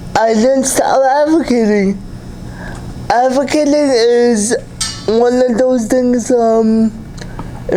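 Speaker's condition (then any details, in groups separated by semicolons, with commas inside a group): Cerebral palsy; from birth, cannot walk; able to speak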